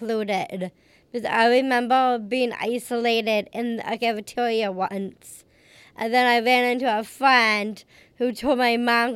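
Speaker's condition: Down syndrome; age 31

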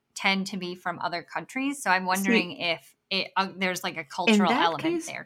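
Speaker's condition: Bilateral cleft lip and palate; congenital

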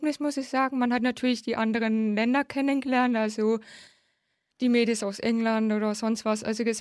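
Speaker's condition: Hard of hearing since birth, congenital, cochlear implant, severe

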